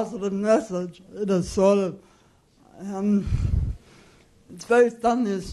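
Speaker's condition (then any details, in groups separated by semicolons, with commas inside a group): Cerebral palsy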